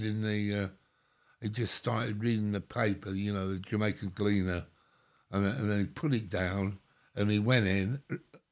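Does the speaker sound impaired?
Yes: stroke; mini stroke since last podcast visit.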